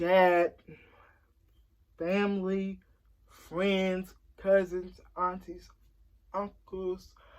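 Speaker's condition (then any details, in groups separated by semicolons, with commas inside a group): Cerebral palsy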